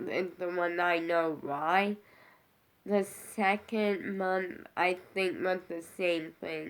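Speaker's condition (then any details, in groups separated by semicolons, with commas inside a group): Brain injury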